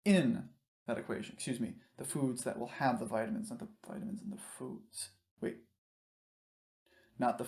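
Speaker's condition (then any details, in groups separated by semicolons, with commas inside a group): No condition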